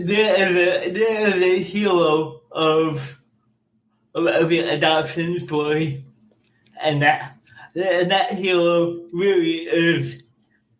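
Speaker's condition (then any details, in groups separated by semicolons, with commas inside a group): Cerebral palsy; school speaking device declined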